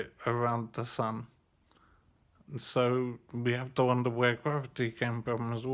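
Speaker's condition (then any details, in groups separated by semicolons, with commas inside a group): Brain injury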